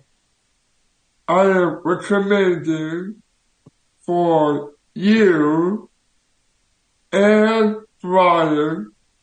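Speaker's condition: Down syndrome; intellectual disability from early childhood

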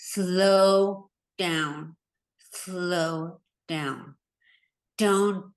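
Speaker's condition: Hemorrhagic stroke; near-fatal brain bleed with unconsciousness, weak right side, right-handed, now types only with left hand; more than a year after stroke; trouble putting thoughts into language, brain works faster than tongue, hard getting words out quickly

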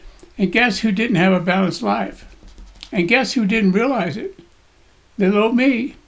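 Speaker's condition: Parkinson's disease; body tremor

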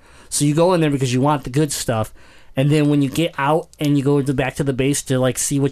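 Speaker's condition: Cleft palate; congenital cleft palate

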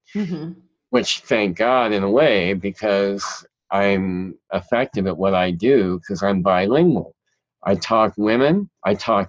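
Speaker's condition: Cleft palate; present since childhood

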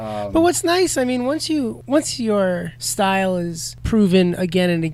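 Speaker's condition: No condition

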